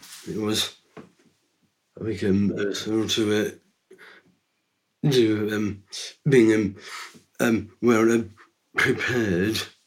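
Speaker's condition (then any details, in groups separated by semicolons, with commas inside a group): Down syndrome; from birth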